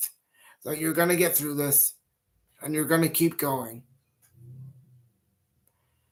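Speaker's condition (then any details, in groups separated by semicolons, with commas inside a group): Cerebral palsy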